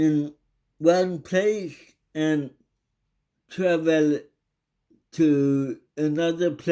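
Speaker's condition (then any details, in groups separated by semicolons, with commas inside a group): Cerebral palsy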